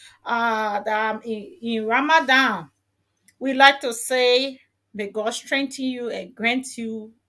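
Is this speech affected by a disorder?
No.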